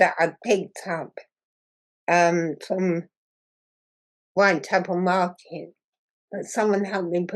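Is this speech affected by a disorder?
Yes: muscular dystrophy.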